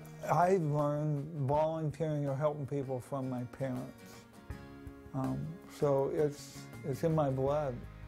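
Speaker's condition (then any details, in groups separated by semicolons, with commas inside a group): ALS; about 19 years since diagnosis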